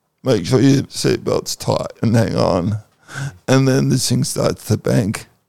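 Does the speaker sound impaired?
Yes: cerebral palsy.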